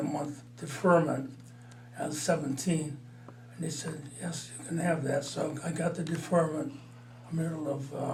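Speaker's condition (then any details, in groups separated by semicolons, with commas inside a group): Parkinson's disease; mild, about four years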